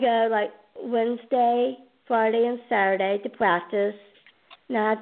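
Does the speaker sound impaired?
Yes: Down syndrome; chromosome disorder, present from birth.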